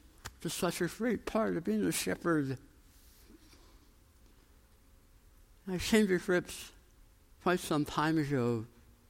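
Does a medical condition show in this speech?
Yes: tongue cancer, jaw reconstruction, osteonecrosis of jaw after radiation; radiation-treated tongue cancer, jaw transplant in Miami, mandible bone graft, titanium implants.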